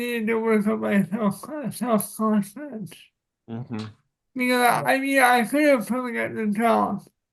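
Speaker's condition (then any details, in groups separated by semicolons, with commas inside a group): Cerebral palsy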